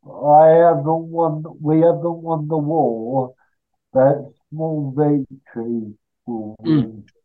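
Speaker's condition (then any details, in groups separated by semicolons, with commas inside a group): Cerebral palsy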